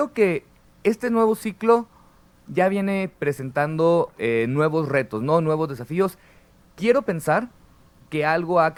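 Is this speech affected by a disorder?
No.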